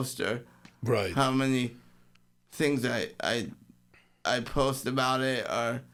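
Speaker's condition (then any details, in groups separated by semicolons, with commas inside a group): Cerebral palsy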